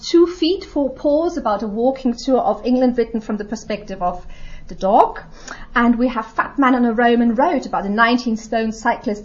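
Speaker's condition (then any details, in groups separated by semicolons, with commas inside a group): No condition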